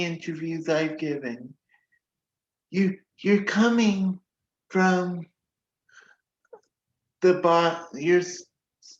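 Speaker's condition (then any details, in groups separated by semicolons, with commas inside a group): Cerebral palsy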